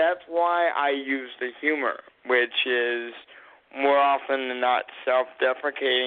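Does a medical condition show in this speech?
Yes: cerebral palsy.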